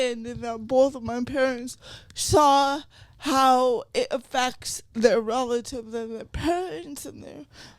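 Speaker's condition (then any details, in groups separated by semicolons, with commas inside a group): Cerebral palsy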